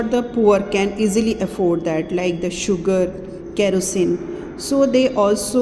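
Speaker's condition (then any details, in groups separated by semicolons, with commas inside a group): No condition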